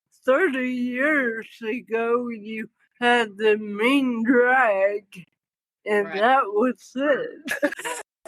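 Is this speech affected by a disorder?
Yes: cerebral palsy.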